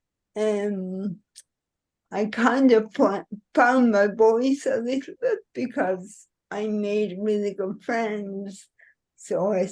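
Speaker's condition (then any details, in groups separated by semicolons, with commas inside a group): Cerebral palsy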